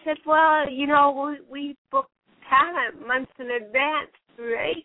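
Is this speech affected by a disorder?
Yes: cerebral palsy; since birth.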